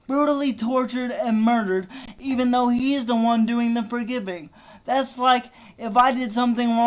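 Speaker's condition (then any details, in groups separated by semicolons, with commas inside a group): Cerebral palsy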